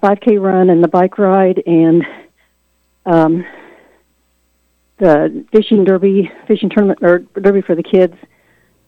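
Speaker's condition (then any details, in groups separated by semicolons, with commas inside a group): No condition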